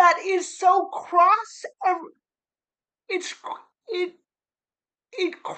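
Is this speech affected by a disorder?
Yes: cerebral palsy; spastic.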